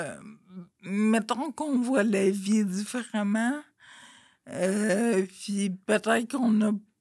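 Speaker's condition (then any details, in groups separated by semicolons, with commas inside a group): Friedreich's ataxia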